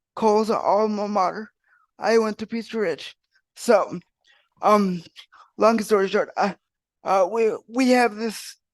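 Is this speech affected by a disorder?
Yes: cerebral palsy; wheelchair user.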